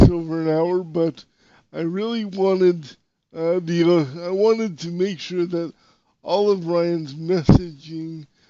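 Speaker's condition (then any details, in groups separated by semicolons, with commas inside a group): Cerebral palsy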